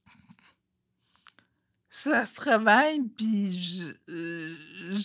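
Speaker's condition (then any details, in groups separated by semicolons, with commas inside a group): Friedreich's ataxia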